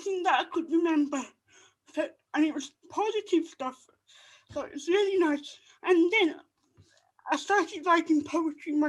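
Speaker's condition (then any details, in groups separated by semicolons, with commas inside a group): Cerebral palsy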